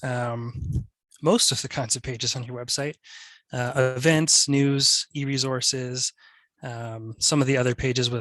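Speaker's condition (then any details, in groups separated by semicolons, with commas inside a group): No condition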